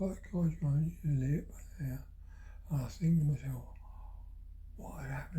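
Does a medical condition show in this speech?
Yes: Parkinson's.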